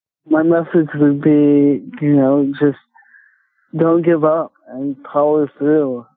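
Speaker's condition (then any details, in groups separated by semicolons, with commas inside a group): Cerebral palsy; speech affected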